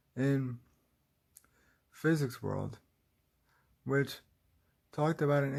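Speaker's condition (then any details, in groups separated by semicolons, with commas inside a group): Cerebral palsy, spastic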